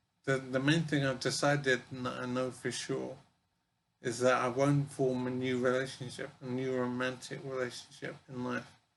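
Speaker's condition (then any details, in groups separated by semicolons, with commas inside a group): Brain injury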